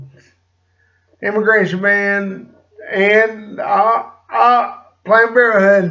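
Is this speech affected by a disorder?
Yes: cerebral palsy; slight speech impediment.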